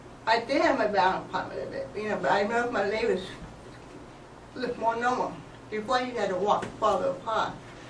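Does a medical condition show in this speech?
Yes: multiple sclerosis; balance problems.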